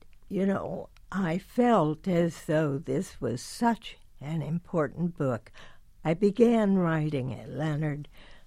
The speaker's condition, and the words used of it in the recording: Spasmodic dysphonia. But thankfully, listeners have stayed with me all these years despite not having your smooth, dulcet tones.